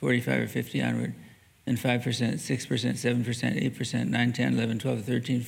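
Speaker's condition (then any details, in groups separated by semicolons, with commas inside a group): Parkinson's disease; reduced voice volume, uses classroom microphone, dictates with naturally speaking software, not standard strong dopamine medication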